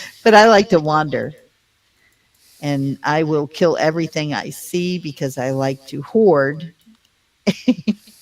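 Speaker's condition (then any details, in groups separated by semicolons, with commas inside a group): No condition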